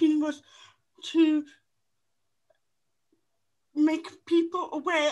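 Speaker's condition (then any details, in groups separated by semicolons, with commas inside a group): Cerebral palsy; very poor handwriting, uses typewriter; limited speech, writes instead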